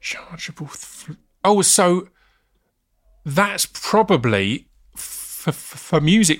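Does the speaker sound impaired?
Yes: stammer; stutter, unnoticed during rapping and spoken word years, noticed with radio show and podcast, works with STAMMA; says stammer spoils acting self-tapes once speaking; here repeated sounds.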